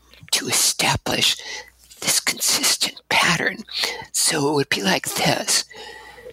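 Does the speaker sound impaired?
Yes: abductor spasmodic dysphonia; onset Fresno State after voice loss shouting over music, student clinician therapy, two damaging surgeries; last surgery 12 years ago, significant vocal tremor since, voice better than in college; cords open involuntarily, much breathiness, staccato syllables, lengthened syllables give shaky tremor, focused speaking.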